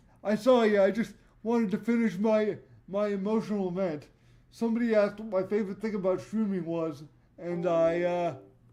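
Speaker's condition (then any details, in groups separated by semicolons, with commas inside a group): Cerebral palsy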